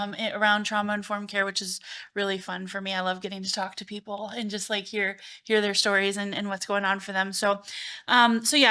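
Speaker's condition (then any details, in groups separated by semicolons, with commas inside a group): No condition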